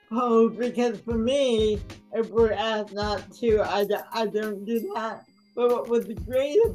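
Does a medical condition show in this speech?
Yes: cerebral palsy; mild.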